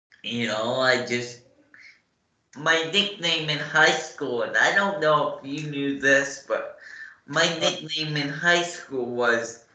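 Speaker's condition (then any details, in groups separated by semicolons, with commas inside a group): Cerebral palsy; morning medication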